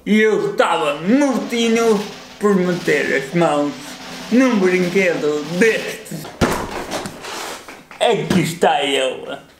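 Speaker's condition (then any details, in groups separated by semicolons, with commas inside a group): Cerebral palsy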